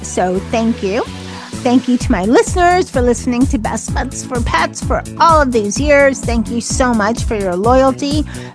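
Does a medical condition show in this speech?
No.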